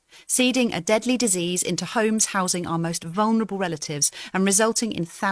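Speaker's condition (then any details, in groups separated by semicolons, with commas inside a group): No condition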